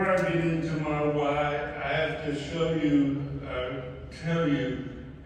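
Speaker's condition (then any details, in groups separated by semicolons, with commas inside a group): ALS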